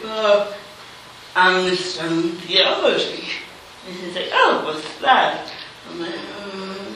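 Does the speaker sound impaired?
Yes: cerebral palsy.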